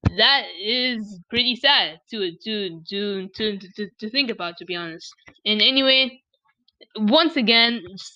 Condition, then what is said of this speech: Stuttering. Once again sorry for my stuttering like i really want to stop it i mean i can but